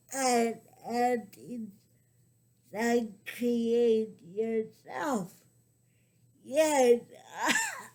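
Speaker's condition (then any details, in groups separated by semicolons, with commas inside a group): Cerebral palsy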